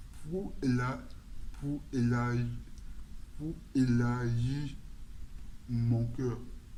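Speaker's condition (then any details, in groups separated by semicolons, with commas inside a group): Cerebral palsy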